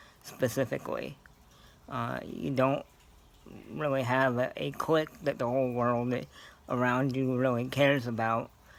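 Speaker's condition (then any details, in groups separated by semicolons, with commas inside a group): Cerebral palsy; scoliosis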